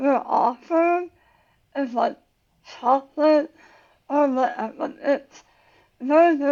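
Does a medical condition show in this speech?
Yes: tongue cancer surgery.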